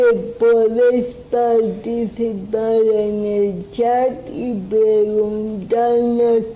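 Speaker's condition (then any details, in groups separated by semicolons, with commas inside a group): Cerebral palsy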